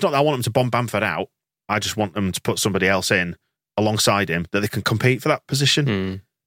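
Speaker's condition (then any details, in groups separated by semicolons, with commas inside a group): No condition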